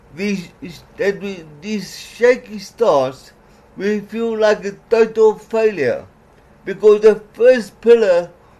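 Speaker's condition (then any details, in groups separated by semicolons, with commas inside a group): Cerebral palsy; legs affected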